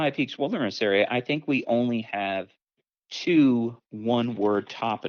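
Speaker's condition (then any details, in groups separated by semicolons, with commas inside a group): No condition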